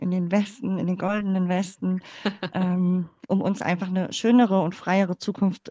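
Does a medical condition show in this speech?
Yes: cleft palate; congenital, born in former GDR.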